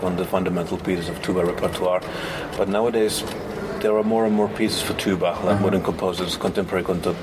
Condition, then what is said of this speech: No condition.